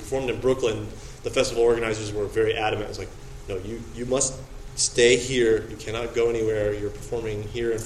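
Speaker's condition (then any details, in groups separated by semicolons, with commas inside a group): No condition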